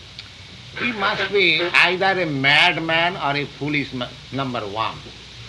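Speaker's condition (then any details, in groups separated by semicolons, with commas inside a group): No condition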